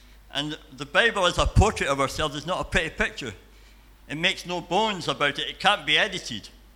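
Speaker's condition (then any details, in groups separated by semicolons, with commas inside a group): Cleft palate and cleft lip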